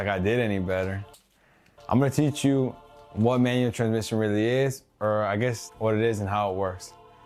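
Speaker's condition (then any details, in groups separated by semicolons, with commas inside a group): No condition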